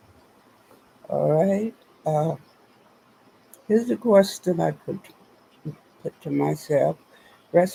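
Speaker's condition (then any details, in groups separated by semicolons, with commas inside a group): Spinal neurosarcoidosis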